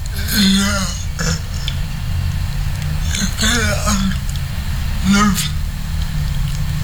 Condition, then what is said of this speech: Cerebral palsy. Okay, jadi lebih mudah mengungkapkan apa yang ada dalam isi hati, dalam benak kita melalui tulisan ya.